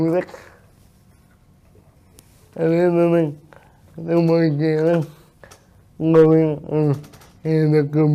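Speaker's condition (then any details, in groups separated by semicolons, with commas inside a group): Cerebral palsy; from birth; difficult speaking, often not understood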